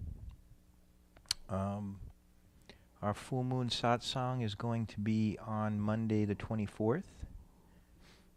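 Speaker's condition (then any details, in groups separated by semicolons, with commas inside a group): No condition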